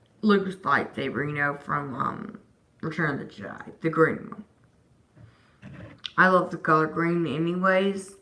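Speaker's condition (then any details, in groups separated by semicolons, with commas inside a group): Disability causing slurred speech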